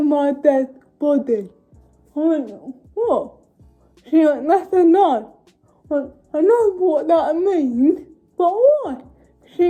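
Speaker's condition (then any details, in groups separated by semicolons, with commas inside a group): Cerebral palsy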